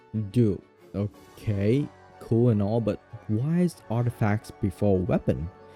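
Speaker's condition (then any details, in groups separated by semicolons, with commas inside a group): No condition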